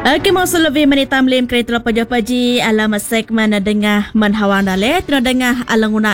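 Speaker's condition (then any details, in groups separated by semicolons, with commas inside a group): No condition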